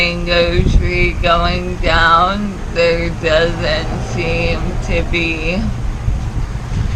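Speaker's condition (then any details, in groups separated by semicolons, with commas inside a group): ALS; no ventilator needed yet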